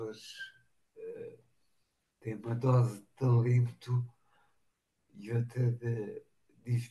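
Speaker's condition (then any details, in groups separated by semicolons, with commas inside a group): Machado-Joseph disease (sca3)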